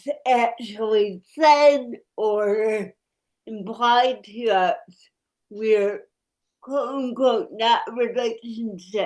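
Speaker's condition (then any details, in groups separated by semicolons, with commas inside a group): Cerebral palsy; speech affected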